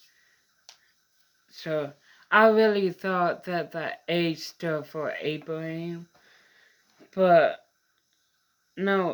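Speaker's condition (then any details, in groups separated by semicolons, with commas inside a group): Mild cerebral palsy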